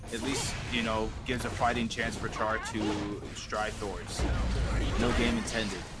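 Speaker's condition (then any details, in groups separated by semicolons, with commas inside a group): No condition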